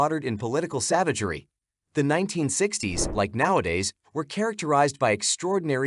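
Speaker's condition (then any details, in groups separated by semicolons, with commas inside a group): No condition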